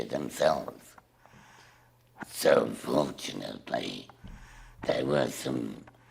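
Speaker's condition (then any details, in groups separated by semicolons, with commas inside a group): Laryngectomy; total laryngectomy for throat cancer, radiation; still has voice after operation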